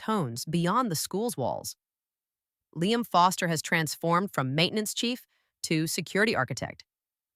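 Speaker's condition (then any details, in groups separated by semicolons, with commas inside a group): No condition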